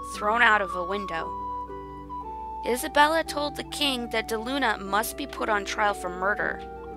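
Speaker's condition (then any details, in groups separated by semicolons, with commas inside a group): No condition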